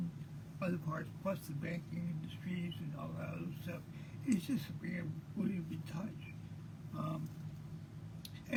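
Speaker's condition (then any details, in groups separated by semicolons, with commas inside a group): Cerebral palsy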